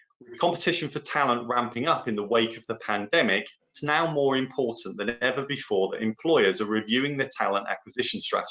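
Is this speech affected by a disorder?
No.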